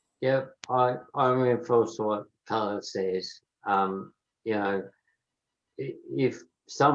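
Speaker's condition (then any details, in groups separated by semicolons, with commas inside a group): Motor neurone disease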